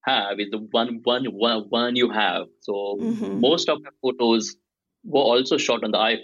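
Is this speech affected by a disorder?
Yes: stuttering; may block on some words, may repeat sounds; here repeated sounds, repeated words.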